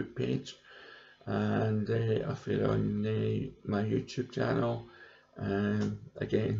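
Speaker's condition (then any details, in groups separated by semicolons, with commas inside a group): Cerebral palsy; present from birth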